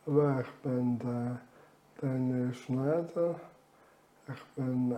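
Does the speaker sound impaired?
Yes: ALS; diagnosed at age 43, handwriting failed early, uses computer aids with mouse; reduced air makes talking effortful.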